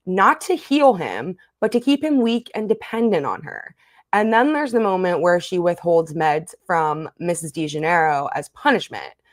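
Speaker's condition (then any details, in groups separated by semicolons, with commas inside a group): No condition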